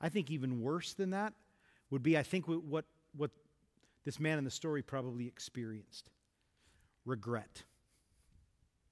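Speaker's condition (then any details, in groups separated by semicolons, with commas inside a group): No condition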